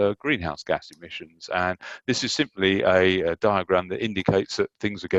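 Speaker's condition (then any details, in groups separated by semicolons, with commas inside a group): No condition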